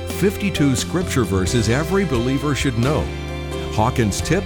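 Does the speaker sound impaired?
No.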